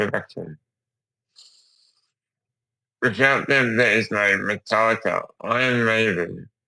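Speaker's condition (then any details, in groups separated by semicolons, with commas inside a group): Duchenne muscular dystrophy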